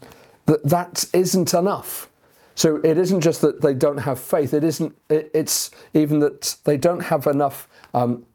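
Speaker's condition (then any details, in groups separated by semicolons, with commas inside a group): Stutter; criticized by others when taking on pastor team leader role; repeated sounds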